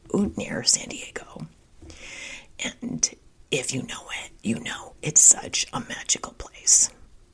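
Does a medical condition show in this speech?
Yes: spasmodic dysphonia; holistic treatment with Dr. Chang and Dr. Lin.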